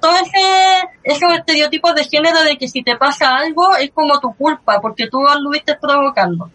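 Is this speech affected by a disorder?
Yes: cleft lip and palate; since early childhood.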